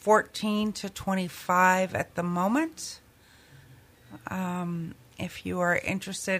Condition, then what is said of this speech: None; typical speech.